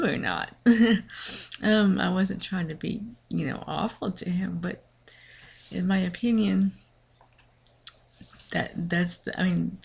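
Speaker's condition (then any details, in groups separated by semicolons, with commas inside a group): Cerebral palsy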